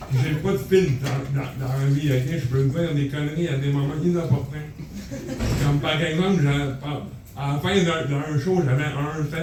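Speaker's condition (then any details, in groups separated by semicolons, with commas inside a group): Cerebral palsy; from birth, lack of oxygen at birth, affects walking; speech not always understood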